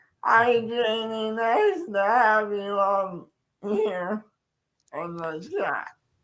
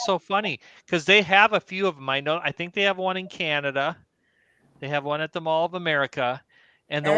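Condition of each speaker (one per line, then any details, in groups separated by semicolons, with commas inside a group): Cerebral palsy
No condition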